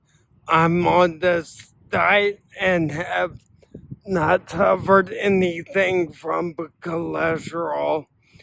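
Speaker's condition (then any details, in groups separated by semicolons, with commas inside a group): Ataxia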